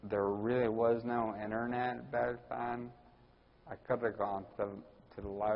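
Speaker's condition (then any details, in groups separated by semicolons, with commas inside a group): Ataxia; speech typical of the condition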